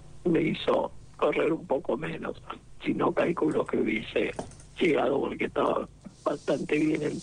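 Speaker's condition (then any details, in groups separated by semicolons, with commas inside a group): Laryngectomy, esophageal speech; four complicated operations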